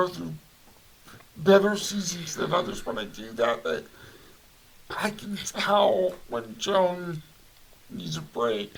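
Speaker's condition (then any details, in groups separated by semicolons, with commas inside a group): Cerebral palsy; voice affected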